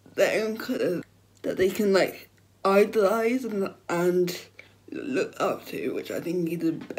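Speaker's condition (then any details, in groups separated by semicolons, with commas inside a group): Cerebral palsy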